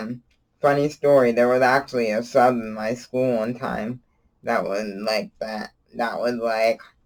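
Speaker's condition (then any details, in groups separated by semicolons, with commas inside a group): Cerebral palsy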